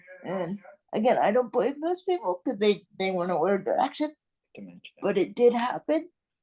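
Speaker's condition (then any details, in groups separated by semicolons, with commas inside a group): Cerebral palsy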